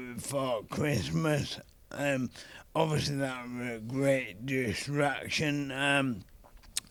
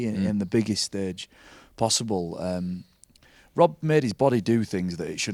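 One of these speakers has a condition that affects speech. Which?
The first: ALS; most common ALS type, young onset; recently diagnosed, very early stage, age 37; rapid voice decline, trouble with multisyllabic words, worsening.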